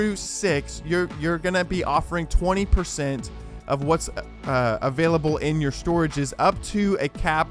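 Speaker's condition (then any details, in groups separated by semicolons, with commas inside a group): No condition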